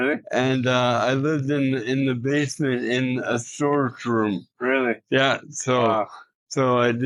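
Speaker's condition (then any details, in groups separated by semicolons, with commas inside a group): Cerebral palsy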